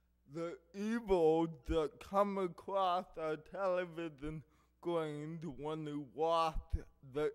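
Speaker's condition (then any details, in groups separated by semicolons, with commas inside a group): Cerebral palsy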